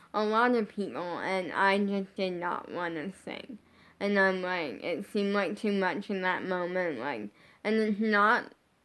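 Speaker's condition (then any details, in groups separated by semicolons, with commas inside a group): Brain injury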